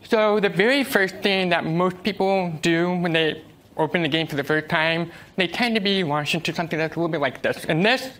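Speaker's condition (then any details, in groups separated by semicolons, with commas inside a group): Deafness; uses American Sign Language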